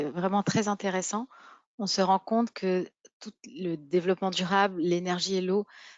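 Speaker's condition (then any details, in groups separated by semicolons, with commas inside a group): No condition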